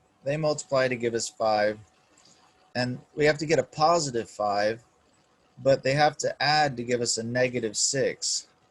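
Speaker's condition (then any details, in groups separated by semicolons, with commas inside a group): No condition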